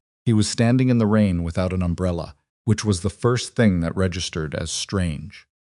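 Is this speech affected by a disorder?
No.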